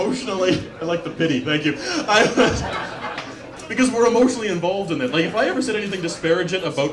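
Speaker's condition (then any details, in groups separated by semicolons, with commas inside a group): No condition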